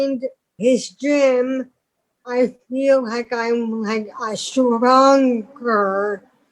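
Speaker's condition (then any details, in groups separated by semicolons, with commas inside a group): Cerebral palsy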